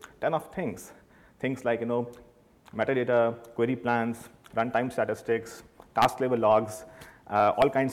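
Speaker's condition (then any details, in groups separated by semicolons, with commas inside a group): No condition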